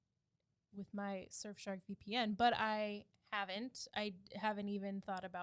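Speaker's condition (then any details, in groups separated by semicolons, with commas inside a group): No condition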